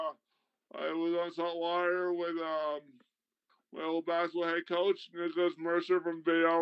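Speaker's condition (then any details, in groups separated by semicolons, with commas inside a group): Traumatic brain injury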